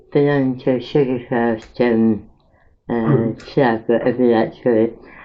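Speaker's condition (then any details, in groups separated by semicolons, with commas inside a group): Mouth cancer after operations; radiotherapy damaged tongue and bone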